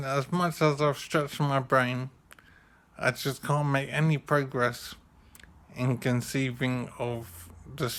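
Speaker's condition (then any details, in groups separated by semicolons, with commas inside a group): Injury affecting speech; speech affected sometimes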